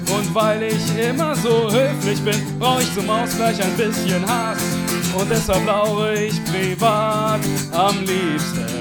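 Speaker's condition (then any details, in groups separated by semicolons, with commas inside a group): No condition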